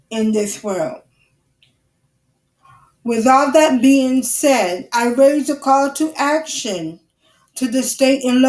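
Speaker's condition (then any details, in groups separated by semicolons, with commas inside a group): Cerebral palsy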